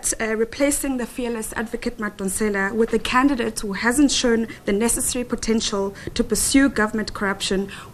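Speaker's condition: No condition

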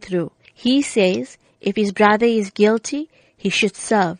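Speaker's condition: No condition

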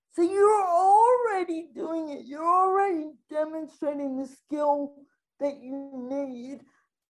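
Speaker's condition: Spastic quadriplegic cerebral palsy; full-time electric wheelchair user

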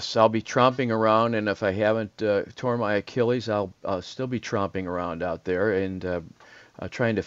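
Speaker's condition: No condition

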